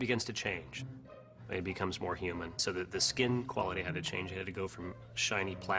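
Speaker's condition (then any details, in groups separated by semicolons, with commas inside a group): No condition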